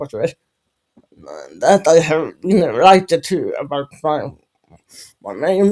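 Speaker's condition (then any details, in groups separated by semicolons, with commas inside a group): Dystonia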